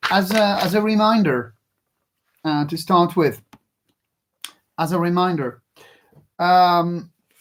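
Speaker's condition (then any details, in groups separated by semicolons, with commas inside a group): No condition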